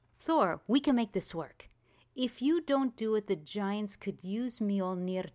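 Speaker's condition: No condition

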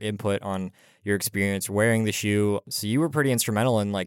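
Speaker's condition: No condition

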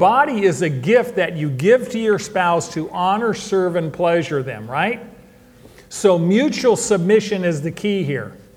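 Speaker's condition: No condition

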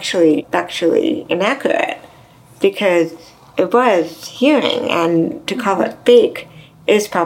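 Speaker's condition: Deafness, severe to profound; implant worse ear 34

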